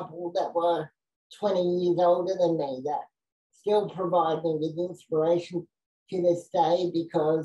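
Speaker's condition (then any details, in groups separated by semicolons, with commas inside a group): Cerebral palsy; diagnosed in childhood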